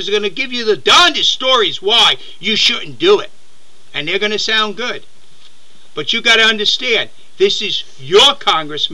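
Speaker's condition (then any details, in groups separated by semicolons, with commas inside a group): No condition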